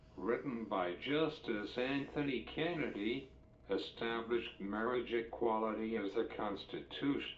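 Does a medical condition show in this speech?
Yes: cerebral palsy; uses wheelchair.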